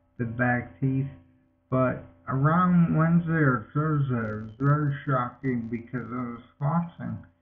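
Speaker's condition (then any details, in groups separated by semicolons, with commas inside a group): Multiple sclerosis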